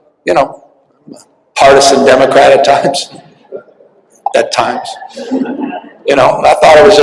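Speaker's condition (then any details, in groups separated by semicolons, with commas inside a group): No condition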